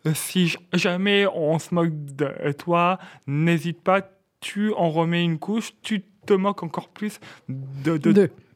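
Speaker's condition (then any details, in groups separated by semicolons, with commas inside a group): Stuttering; stuttering since age 4, first misdiagnosed as Gilles de la Tourette, cause hypothesized as several traumas; repeated sounds, prolonged sounds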